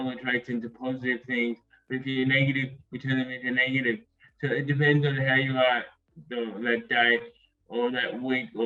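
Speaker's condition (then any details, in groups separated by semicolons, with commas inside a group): Acquired brain injury; acquired, not hereditary; over nine years since injury, ongoing physical therapy; speech gradually improving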